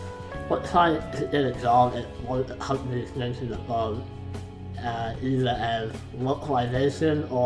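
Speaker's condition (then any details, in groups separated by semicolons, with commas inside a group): Facial palsy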